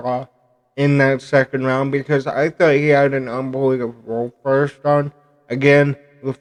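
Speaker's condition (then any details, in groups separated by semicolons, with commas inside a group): Cerebral palsy; speech affected by cerebral palsy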